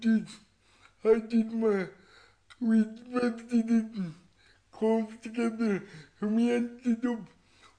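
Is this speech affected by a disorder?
Yes: cerebral palsy; voice described as unusual.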